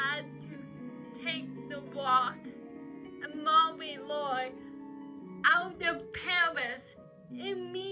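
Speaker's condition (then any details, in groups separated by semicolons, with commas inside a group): Cerebral palsy; uses crutches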